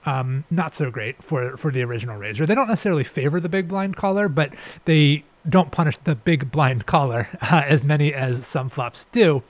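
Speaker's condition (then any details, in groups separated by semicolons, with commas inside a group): No condition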